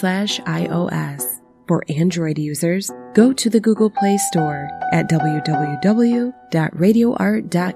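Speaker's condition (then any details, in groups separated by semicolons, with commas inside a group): No condition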